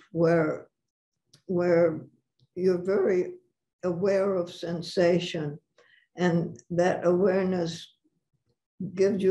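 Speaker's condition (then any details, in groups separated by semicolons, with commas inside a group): Parkinson's; about six years since onset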